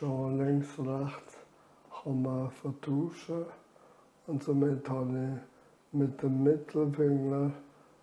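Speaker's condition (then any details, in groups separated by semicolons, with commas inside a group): ALS; reduced air makes talking effortful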